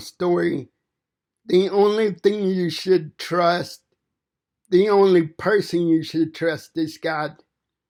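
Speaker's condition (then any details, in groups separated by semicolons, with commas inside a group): Cerebral palsy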